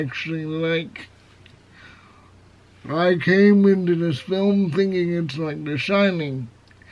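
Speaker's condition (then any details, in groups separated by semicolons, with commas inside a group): Cerebral palsy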